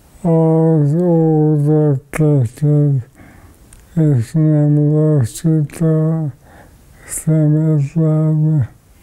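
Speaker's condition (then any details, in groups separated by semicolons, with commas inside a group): ALS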